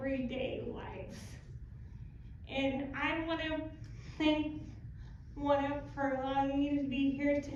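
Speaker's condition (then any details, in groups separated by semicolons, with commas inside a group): Cerebral palsy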